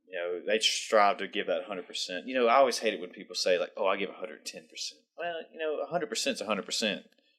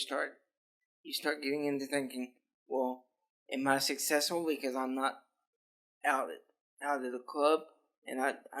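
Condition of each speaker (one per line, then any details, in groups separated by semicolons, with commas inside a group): No condition
Cerebral palsy; lifelong physical disability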